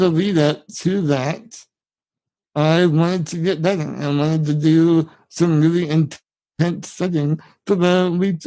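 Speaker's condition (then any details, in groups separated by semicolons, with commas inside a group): Spinal muscular atrophy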